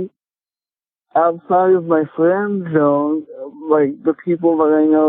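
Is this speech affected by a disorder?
Yes: cerebral palsy; speech affected.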